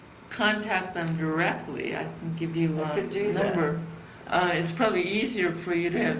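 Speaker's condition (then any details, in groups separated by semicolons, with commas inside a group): Cerebral palsy; from birth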